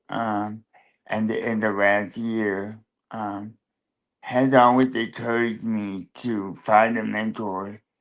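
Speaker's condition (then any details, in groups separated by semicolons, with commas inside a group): Cerebral palsy, spastic quadriplegia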